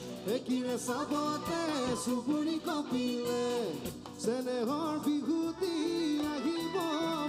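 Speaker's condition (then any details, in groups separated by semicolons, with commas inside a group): No condition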